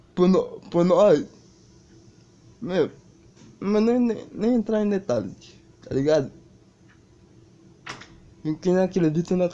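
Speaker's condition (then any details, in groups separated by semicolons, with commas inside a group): Cerebral palsy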